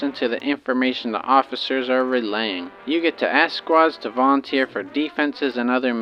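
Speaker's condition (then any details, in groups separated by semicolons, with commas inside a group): No condition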